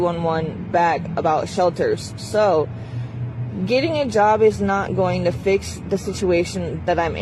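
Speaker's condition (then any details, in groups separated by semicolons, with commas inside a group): No condition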